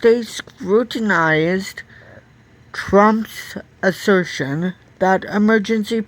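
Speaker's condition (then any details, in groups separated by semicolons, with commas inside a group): Cerebral palsy; from birth, walks with walker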